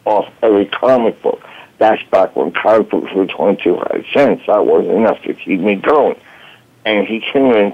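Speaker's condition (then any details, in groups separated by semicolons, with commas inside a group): Voice box damage from tracheostomy; 1-2 week coma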